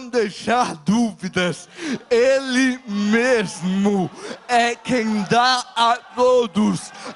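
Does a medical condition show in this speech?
Yes: cerebral palsy.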